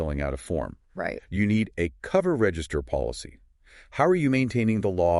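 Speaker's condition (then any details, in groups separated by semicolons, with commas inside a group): No condition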